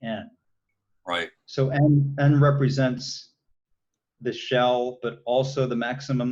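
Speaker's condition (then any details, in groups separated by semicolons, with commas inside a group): No condition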